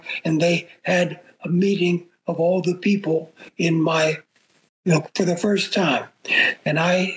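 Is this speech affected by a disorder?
Yes: aphasia after stroke; stroke almost 5 years ago, resulting aphasia; says talking will be okay for the interview.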